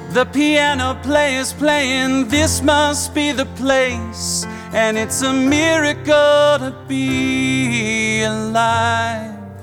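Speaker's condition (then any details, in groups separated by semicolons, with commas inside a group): No condition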